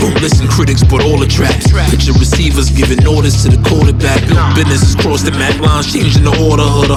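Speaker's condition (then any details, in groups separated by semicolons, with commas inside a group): No condition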